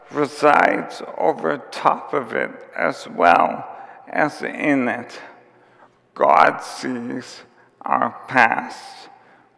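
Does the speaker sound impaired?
Yes: ALS; onset with tiredness and clumsiness.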